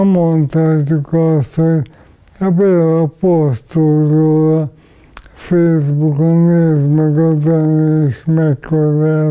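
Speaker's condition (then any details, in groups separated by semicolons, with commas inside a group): ALS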